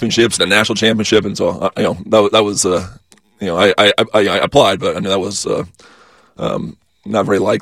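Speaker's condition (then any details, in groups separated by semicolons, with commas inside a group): Stutter; stutter first noticed in high school, not noticed in childhood; magnified on mission while learning and speaking Spanish; repeated words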